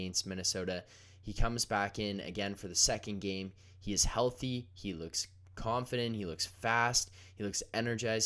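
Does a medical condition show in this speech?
No.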